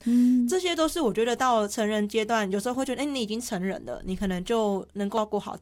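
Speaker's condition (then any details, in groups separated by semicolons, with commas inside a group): Hearing impairment; clear articulation per host, self-reports sometimes slightly unclear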